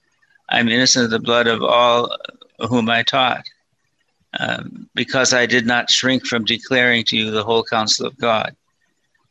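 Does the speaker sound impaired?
Yes: Parkinson's disease; Parkinson's disease diagnosed about six years before recording; about six years since diagnosis, mild symptoms, little progression, still able to work and teach.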